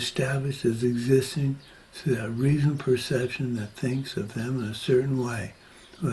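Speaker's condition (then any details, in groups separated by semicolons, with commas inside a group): Parkinson's disease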